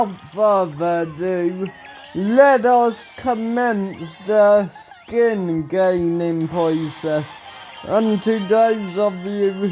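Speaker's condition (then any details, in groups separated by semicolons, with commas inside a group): Ataxia; speech recently worse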